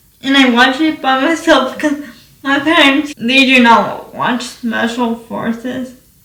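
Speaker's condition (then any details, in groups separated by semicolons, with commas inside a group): Cerebral palsy, spastic quadriplegic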